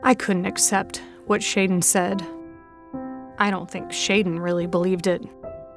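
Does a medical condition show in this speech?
No.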